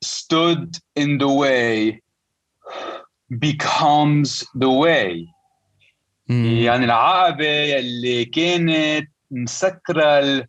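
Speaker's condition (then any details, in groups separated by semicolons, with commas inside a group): Stuttering; present since at least teenage years; stutter noticeable, joking about it helps listeners understand why speech sounds that way; prolonged sounds, blocks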